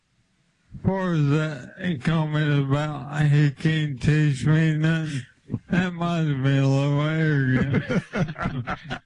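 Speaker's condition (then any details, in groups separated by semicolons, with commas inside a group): ALS; limb onset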